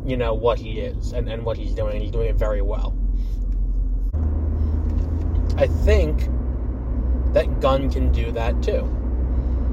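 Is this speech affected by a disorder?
No.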